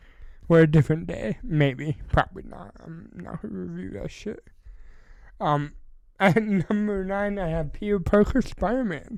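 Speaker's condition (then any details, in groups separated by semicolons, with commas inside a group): Cerebral palsy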